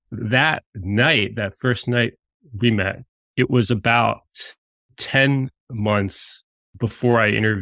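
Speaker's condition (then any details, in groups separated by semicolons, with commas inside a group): Stuttering; noticed by listeners; blocks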